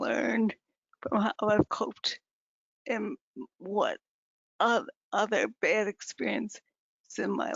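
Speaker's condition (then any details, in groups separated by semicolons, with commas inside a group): Advanced multiple sclerosis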